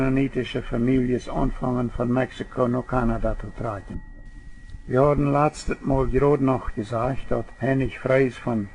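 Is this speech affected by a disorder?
No.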